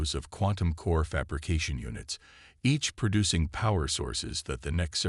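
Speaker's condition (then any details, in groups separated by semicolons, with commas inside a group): No condition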